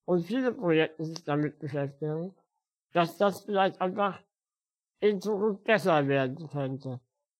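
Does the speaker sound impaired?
Yes: spinal muscular atrophy; spinal muscular atrophy since birth, uses wheelchair.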